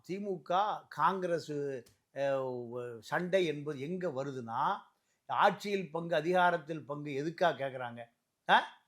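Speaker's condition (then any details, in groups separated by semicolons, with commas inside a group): No condition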